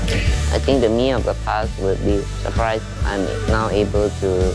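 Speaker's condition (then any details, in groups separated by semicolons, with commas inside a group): Muscular dystrophy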